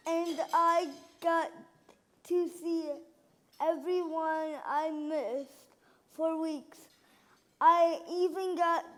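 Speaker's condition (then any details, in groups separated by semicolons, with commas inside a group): Cerebral palsy; left hand and left side affected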